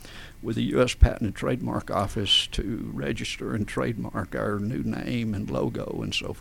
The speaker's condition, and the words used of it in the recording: Spasmodic dysphonia. And as I said, my type of SD is called AD, adductor, because my vocal folds slam together.